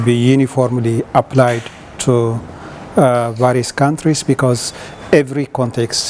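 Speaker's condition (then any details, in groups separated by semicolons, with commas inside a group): No condition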